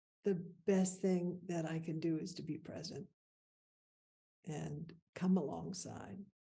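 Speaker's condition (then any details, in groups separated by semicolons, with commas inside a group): No condition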